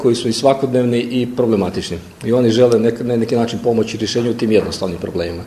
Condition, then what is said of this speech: No condition.